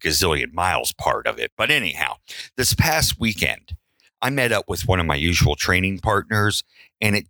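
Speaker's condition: No condition

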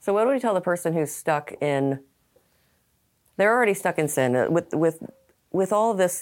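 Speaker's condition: No condition

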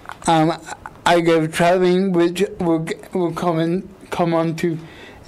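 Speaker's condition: Quadriplegic cerebral palsy; age 28

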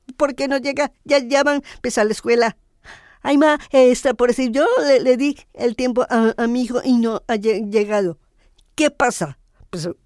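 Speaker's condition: Down syndrome; adult woman

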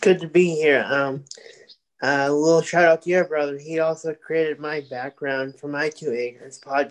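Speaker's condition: Cerebral palsy; physical and occupational therapy

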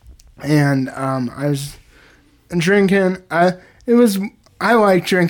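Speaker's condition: Cerebral palsy; spastic quadriplegic, all four limbs impaired, oxygen lack at birth, motor brain area damaged, diagnosed age 3; age 26, 23 years since diagnosis, lot of muscle tension, spasms, full sensation

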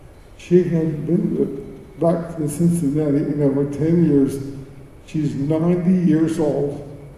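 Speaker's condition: Cerebral palsy; speech

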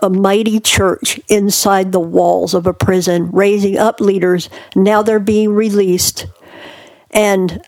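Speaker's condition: Cleft palate; born two months premature

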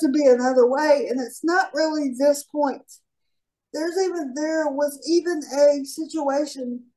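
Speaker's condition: Cerebral palsy; declined physical therapy

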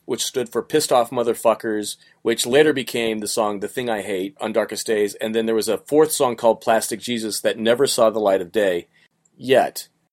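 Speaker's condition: No condition

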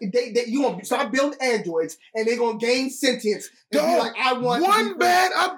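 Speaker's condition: No condition

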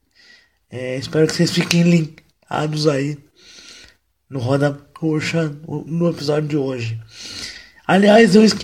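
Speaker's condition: Cerebral palsy, mild; wheelchair user

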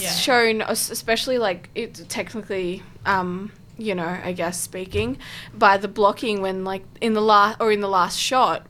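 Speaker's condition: No condition

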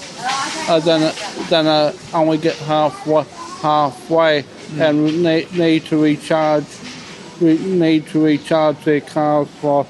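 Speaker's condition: Cerebral palsy; uses wheelchair, on the NDIS with support from disability care workers

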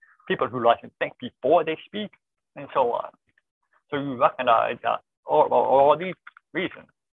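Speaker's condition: Deafness, born deaf, cochlear implant

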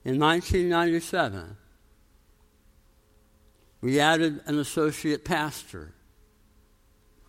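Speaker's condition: Tongue cancer, jaw reconstruction, osteonecrosis of jaw after radiation; radiation-treated tongue cancer

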